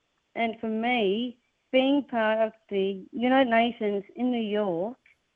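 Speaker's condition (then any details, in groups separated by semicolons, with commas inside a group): Down syndrome; support person accompanies for travel; public speaker, spoke at UN in New York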